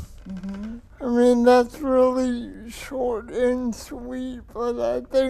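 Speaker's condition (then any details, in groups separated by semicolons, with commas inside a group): Cerebral palsy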